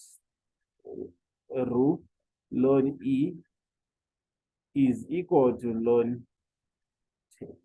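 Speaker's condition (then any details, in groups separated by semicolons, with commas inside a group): No condition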